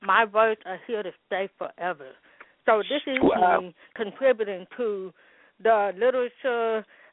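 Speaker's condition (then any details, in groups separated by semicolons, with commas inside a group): Hearing loss with speech impediment, congenital; wears hearing aids, learned sign language at four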